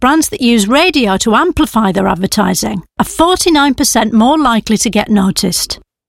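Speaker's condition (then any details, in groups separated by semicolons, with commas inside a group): No condition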